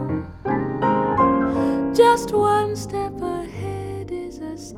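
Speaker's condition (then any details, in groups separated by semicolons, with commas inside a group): No condition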